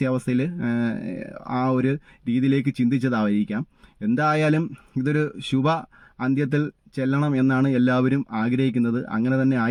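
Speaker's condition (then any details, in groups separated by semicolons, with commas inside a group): No condition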